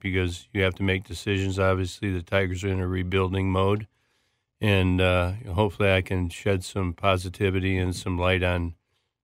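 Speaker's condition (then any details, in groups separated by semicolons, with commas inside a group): Parkinson's disease; left hand clutching about eight years before diagnosis, diagnosed within 2 days via friend Peter Secchia, Grand Rapids; 4 years since diagnosis, tremor and hand clutching with anxiety, big and loud therapy via movement specialist; speech tough, speech therapy with ahs before going on air, big and loud voice training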